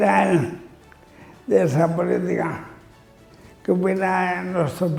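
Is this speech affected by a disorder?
Yes: amyotrophic lateral sclerosis (ela).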